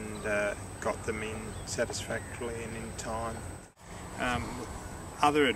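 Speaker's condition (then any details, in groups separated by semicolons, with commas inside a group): No condition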